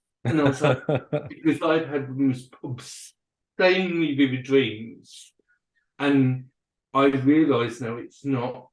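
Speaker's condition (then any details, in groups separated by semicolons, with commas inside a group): Cerebral palsy and dyspraxia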